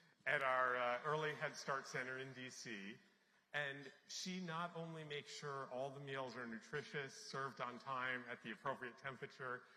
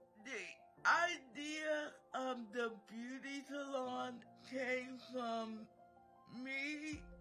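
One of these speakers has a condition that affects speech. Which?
The second: cerebral palsy; uses wheelchair; massage therapy.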